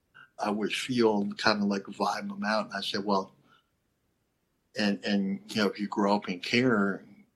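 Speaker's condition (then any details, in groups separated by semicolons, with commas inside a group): Cleft lip and palate; not fully formed at birth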